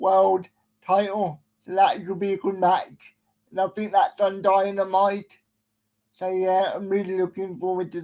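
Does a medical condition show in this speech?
Yes: cerebral palsy.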